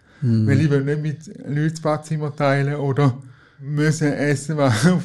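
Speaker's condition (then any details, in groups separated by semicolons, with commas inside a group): Cerebral palsy; cerebral palsy present from birth, wheelchair user, crawled on knees as child, needs help in daily life; personal assistance team via IV assistance contribution for almost 10 years, lives in own apartment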